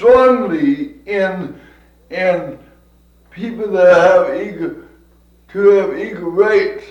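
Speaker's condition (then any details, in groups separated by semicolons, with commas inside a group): Cerebral palsy; from birth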